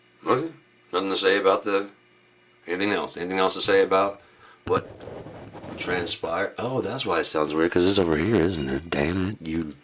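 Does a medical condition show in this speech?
No.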